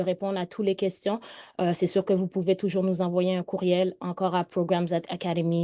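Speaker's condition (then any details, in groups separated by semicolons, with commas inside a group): No condition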